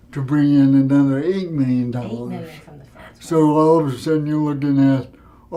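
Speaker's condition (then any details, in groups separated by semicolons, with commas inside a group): Cerebral palsy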